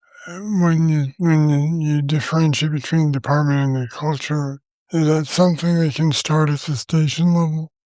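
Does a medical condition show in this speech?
Yes: Parkinson's disease; deep brain stimulators.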